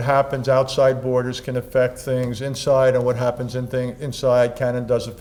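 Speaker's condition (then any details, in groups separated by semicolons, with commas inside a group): No condition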